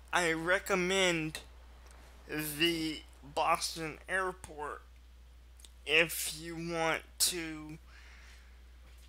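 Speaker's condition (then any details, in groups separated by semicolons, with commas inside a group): Cerebral palsy, mild; speech sometimes affected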